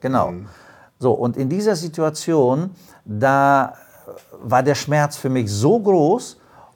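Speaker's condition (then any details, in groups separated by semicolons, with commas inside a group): No condition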